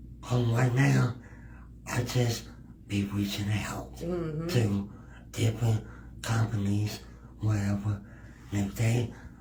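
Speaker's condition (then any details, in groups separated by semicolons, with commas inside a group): Cerebral palsy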